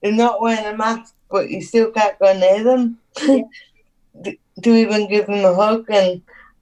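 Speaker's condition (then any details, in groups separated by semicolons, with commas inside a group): Cerebral palsy; needs adapted housing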